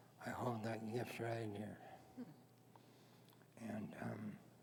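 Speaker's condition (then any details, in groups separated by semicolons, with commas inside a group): Head and neck cancer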